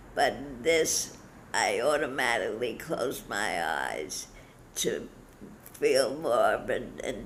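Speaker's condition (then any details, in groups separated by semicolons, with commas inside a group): Parkinson's disease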